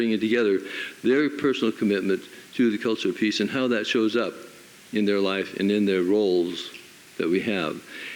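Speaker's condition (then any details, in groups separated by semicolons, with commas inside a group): No condition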